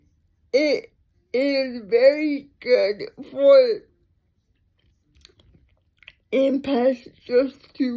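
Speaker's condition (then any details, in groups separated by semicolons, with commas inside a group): Cerebral palsy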